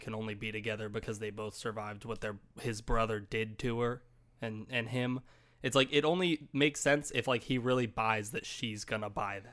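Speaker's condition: No condition

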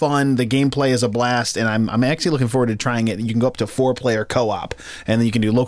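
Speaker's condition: No condition

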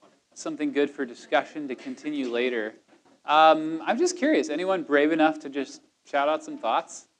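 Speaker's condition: No condition

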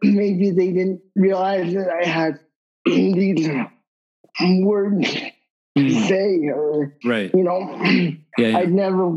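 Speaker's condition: Cerebral palsy; wheelchair user

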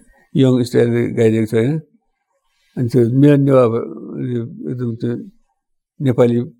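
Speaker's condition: Parkinson's disease; elderly

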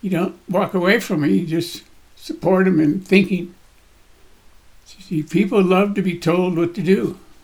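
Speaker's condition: Parkinson's disease; Parkinson's disease at age 76 to 77, body tremor, shaking stops when holding heavy weights; voice shakes

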